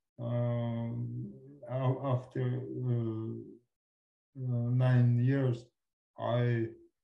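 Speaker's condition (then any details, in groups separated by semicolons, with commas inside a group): Cerebral palsy; from birth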